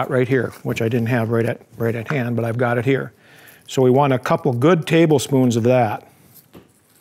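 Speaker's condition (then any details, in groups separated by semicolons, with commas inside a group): No condition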